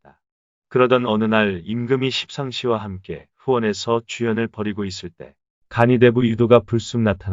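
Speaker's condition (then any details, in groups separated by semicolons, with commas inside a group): No condition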